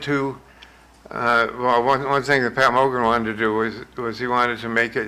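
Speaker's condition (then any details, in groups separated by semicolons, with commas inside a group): Parkinson's; severe, shaking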